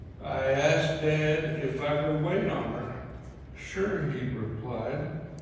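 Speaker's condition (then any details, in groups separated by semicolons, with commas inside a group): ALS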